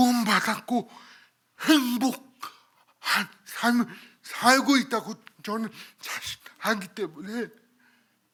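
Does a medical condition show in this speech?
Yes: cerebral palsy.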